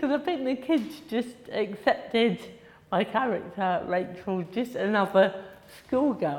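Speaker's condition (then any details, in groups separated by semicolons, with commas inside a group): Cerebral palsy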